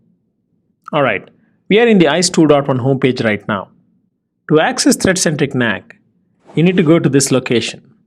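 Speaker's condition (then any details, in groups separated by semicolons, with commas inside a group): No condition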